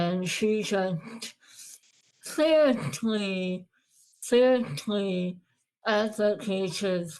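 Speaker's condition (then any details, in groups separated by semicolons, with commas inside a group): Moebius syndrome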